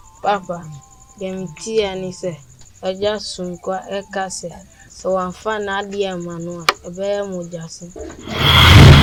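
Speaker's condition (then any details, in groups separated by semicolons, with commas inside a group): No condition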